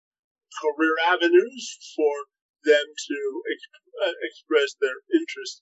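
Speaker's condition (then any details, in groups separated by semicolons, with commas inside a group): Cerebral palsy; affects muscle memory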